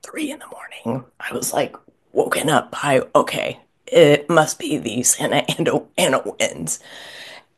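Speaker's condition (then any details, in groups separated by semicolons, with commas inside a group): Spasmodic dysphonia; vowels hard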